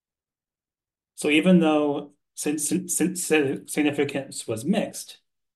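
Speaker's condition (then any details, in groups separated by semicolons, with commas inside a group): Stuttering; stuttering since earliest memory, first therapy after college freshman year, Toledo program led by Rodney Gobble; repeated sounds, prolonged sounds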